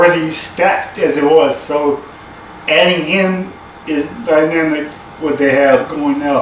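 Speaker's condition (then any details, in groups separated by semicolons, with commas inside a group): Cerebral palsy; from birth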